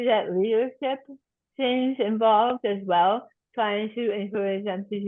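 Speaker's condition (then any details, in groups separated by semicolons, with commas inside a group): Tongue cancer surgery and reconstruction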